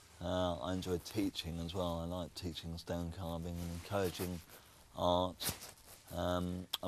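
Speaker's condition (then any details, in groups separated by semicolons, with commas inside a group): Cerebral palsy; bad wobble since childhood; speech defect since childhood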